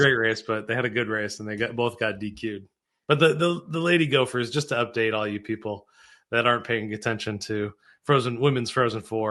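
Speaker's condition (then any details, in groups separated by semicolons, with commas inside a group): No condition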